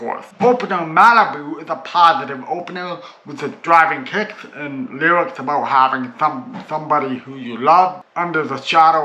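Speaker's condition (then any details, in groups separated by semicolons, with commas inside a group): Cerebral palsy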